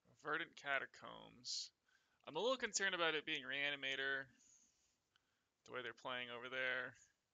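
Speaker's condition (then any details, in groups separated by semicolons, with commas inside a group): No condition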